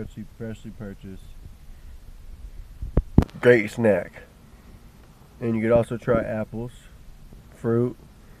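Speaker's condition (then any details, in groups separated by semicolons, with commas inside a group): No condition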